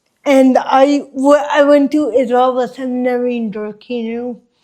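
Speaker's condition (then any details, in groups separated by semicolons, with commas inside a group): Cerebral palsy; affects speech, mouth and face, drooling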